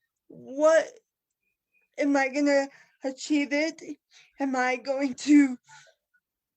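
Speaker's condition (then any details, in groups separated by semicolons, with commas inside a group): Cerebral palsy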